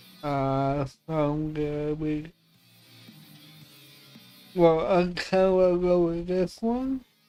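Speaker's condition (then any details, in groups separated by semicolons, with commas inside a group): Cerebral palsy; affects voice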